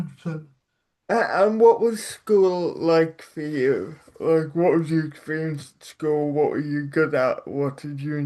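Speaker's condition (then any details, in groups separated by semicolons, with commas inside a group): Cerebral palsy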